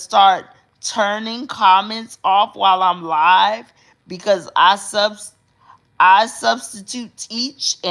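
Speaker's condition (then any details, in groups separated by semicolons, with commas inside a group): Cerebral palsy; uses specialized hospital bed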